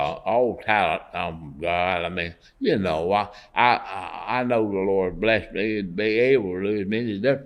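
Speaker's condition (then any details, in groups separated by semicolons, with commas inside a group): Parkinson's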